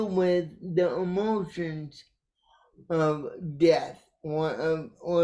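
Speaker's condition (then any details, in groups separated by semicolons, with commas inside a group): Cerebral palsy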